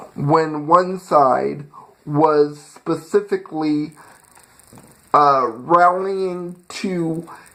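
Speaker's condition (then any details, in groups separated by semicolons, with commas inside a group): Cerebral palsy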